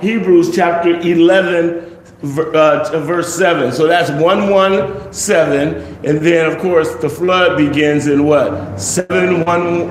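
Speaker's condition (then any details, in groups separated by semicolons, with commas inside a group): No condition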